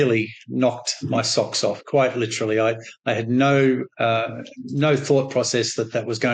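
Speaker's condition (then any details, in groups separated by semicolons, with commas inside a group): No condition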